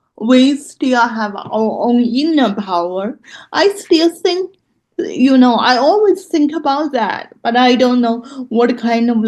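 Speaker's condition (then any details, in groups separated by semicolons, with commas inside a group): Cerebral palsy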